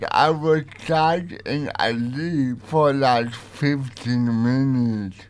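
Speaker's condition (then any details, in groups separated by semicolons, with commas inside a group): Cerebral palsy; uses light writer communication device; interview partly own voice, partly typed audio on light writer device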